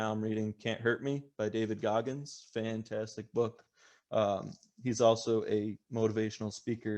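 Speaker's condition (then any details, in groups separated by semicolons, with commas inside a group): No condition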